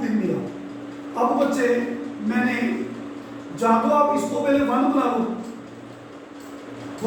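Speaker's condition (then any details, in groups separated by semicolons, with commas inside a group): No condition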